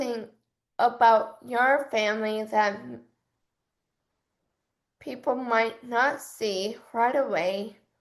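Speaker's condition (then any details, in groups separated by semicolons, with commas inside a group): Cerebral palsy; affects muscles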